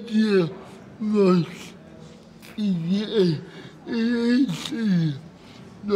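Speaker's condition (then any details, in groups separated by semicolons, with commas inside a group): Cerebral palsy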